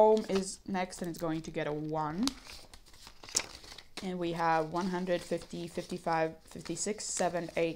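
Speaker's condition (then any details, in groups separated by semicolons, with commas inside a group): No condition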